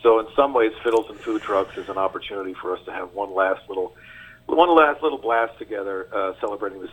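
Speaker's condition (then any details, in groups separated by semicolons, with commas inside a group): No condition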